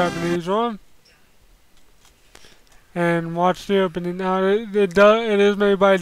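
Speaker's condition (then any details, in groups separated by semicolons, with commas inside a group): Cerebral palsy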